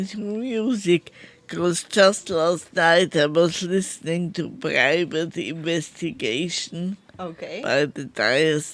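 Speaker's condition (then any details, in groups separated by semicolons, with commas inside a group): Multiple sclerosis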